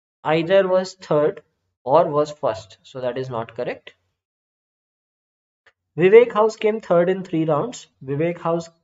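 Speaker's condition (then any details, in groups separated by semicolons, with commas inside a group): No condition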